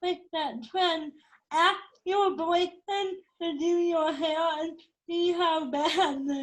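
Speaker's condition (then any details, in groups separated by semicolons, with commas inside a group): Quadriplegic cerebral palsy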